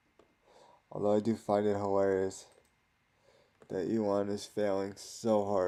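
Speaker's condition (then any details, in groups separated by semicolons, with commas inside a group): Cerebral palsy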